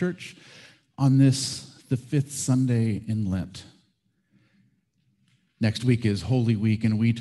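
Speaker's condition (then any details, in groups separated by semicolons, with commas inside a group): No condition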